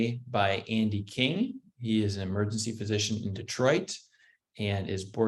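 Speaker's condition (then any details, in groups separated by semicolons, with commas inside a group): No condition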